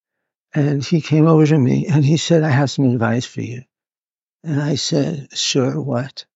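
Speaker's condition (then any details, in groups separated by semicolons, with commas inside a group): Parkinson's; must move about during interview, reports not feeling very well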